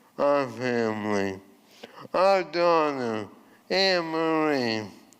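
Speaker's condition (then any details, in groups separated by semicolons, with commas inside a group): ALS; voice changed from earlier resonant voice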